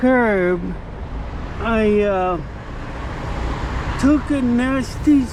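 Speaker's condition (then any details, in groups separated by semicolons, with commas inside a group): Traumatic brain injury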